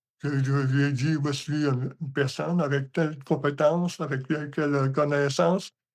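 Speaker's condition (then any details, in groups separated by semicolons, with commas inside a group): Hemiparalysis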